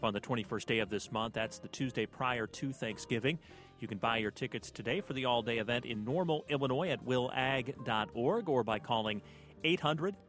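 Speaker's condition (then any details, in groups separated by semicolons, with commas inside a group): No condition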